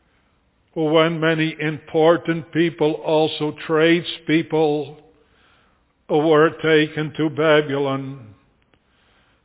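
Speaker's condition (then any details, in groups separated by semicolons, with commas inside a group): No condition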